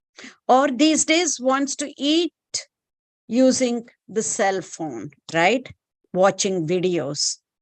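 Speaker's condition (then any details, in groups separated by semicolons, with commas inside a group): No condition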